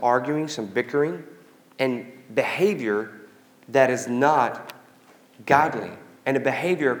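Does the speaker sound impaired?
No.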